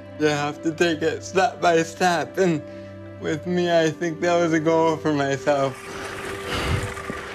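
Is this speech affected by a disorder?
Yes: cerebral palsy; speaks short phrases, pauses to catch breath.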